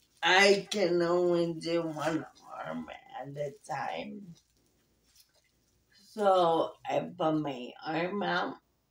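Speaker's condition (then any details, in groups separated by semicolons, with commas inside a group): Muscular dystrophy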